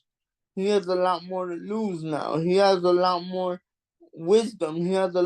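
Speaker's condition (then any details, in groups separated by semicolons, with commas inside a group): Cerebral palsy; mild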